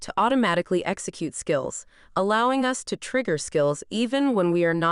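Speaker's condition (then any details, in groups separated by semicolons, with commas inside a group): No condition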